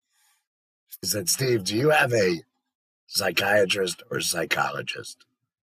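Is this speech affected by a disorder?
Yes: laryngectomy; larynx removed 2019, stoma, Shiley trach tube after surgery, secondary voice prosthesis 7 months later at another hospital; speaks with voice prosthesis, no natural voice; electrolarynx hard to use and not understood by others, including on phone.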